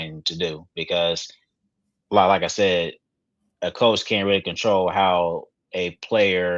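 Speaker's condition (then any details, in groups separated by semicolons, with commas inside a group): No condition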